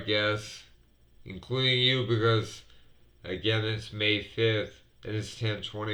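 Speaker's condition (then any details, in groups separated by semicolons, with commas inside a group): Multiple sclerosis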